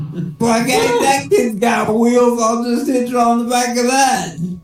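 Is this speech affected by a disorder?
Yes: cerebral palsy; speech sounds drunk.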